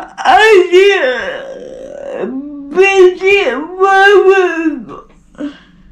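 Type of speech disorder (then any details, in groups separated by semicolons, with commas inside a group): Pseudobulbar dysarthria; cerebral palsy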